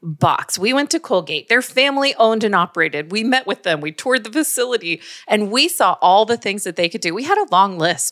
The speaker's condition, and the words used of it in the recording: None; typical speech.